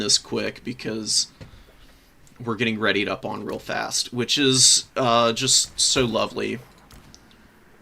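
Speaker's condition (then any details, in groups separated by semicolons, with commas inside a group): No condition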